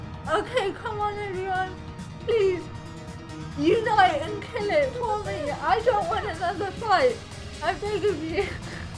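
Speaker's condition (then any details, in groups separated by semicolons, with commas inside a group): Cerebral palsy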